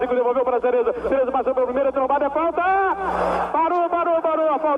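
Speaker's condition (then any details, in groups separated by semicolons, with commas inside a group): No condition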